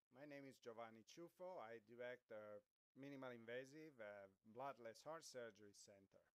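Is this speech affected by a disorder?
No.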